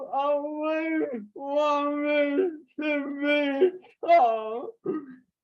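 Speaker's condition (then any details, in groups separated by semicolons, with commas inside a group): Traumatic brain injury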